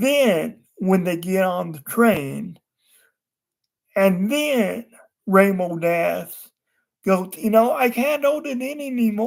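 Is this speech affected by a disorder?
Yes: cerebral palsy.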